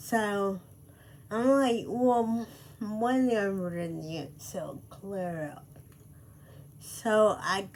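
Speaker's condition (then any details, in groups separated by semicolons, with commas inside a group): Cerebral palsy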